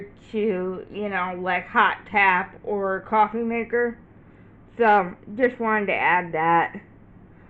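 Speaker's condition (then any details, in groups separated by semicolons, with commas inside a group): Cerebral palsy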